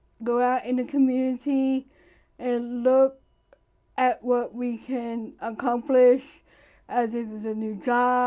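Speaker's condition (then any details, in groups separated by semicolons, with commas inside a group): Cerebral palsy; present from birth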